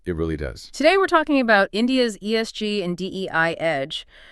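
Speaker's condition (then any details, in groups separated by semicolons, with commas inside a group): No condition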